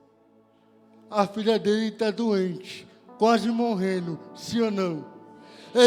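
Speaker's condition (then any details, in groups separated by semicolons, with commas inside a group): Cerebral palsy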